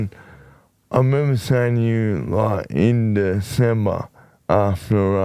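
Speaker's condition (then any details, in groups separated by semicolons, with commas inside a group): Motor neurone disease; shoulder onset, shoulder biopsy; diagnosed within past year, ozone therapy and other treatments; voice became very nasal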